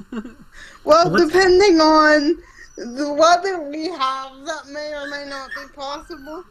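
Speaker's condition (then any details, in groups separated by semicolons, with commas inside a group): Cerebral palsy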